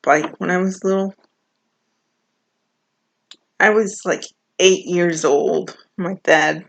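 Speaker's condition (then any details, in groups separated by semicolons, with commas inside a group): Cerebral palsy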